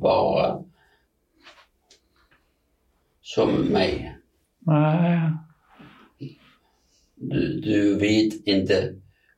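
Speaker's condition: Aphasia; about seven years since onset; thinks clearly, knows words in head but cannot get them out, fillers, repetitions, word-finding errors, short phrases

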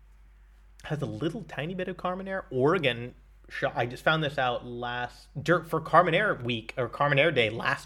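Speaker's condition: No condition

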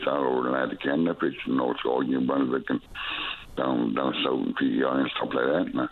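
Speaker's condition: Stroke; two strokes, first in 2019, brain function affected; slurred speech at times, glitches and missing words

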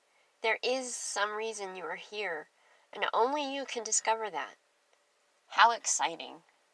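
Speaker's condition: Cleft lip and palate; congenital, past surgeries, wears hearing aids; clear speech

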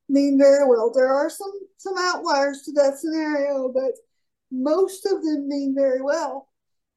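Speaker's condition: Cerebral palsy; from birth, highly mobile, largely independent, falls, shoulder dislocates lifting heavy, declined physical therapy, trains mace and clubs

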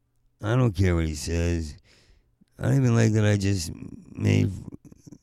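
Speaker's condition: Parkinson's; taken for drunk so could not get a cab

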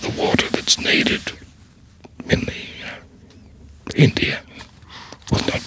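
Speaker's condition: Laryngectomy, voice prosthesis

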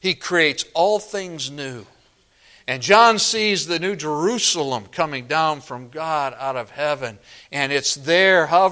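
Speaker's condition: No condition

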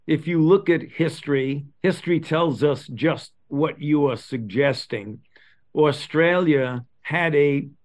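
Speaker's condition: No condition

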